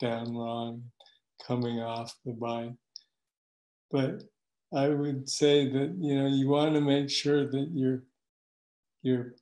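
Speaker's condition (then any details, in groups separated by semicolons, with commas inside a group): Parkinson's disease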